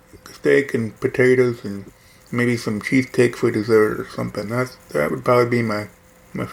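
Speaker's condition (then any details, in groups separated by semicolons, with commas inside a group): Hearing loss; hears much more speech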